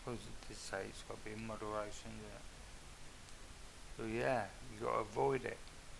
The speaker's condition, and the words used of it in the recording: Multiple sclerosis. It's not fatigue, I ain't got fatigue per se, but my eyes are really struggling today, so I'm slowing down to read it all.